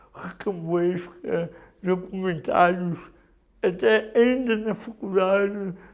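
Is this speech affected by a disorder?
Yes: cerebral palsy.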